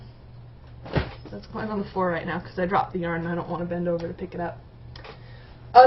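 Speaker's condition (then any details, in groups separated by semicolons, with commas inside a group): No condition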